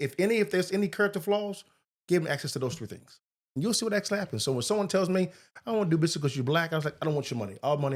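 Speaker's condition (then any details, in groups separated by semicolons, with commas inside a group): No condition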